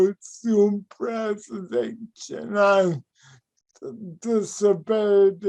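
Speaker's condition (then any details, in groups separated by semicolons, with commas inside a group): Cerebral palsy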